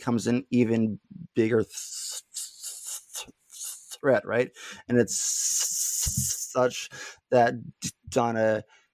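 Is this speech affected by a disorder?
Yes: stuttering; little stuttering during this recording; not stuttering much at time of recording; here prolonged sounds, blocks.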